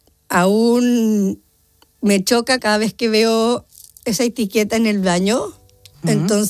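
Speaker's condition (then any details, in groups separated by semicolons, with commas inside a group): Down syndrome; congenital; adult, aged 30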